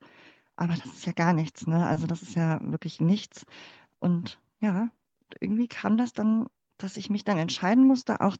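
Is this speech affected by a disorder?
Yes: cleft palate; speaking in front of class or using voice in speech never felt easy.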